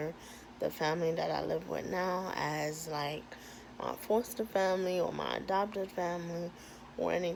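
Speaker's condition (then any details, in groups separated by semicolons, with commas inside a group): Cerebral palsy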